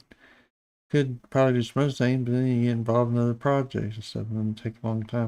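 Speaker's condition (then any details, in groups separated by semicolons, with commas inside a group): Parkinson's disease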